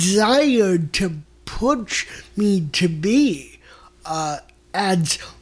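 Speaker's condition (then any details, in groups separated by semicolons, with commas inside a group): Mild cerebral palsy; mostly right side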